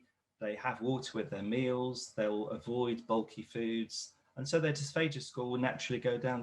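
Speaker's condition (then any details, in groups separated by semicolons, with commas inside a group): No condition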